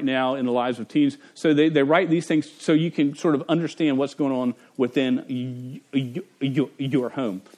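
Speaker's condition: Stutter; stutter since age five; repeated sounds

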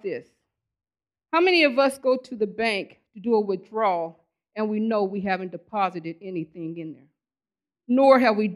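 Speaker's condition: No condition

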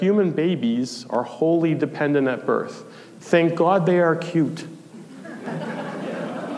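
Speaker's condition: No condition

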